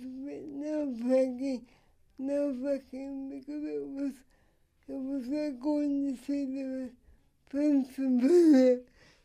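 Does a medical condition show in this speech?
Yes: cerebral palsy; needs practically everything done for her, including getting up, dressing, washing and feeding.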